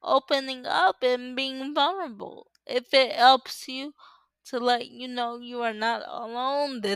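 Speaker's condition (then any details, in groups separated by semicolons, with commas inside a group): Cerebral palsy; uses power wheelchair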